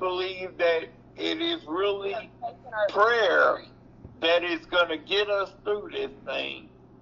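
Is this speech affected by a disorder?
Yes: cerebral palsy; mobility affected, previously off feet.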